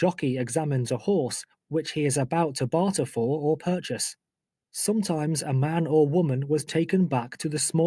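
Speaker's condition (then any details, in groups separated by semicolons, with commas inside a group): No condition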